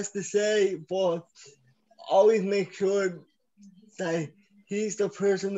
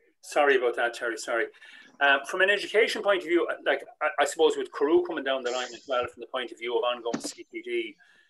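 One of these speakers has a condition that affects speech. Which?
The first: cerebral palsy; from birth, scoliosis.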